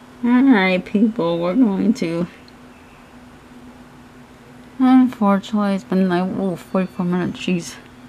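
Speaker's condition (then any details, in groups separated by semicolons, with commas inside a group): Cerebral palsy; hands affected, shaking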